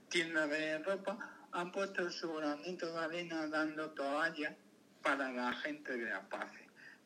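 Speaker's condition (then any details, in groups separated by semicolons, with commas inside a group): Cerebral palsy; lifelong physical motor disability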